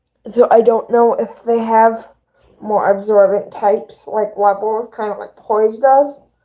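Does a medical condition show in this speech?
Yes: cerebral palsy; both hands affected.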